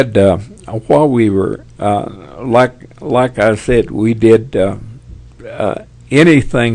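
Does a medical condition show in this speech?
Yes: Parkinson's; tremors as early symptom.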